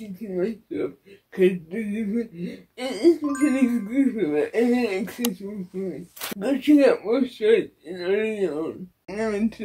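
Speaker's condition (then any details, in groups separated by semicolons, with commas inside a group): Cerebral palsy; wheelchair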